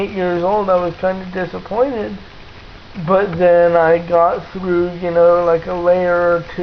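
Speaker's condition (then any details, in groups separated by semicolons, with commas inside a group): Cerebral palsy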